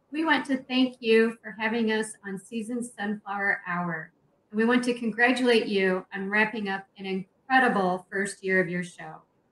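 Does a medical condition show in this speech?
No.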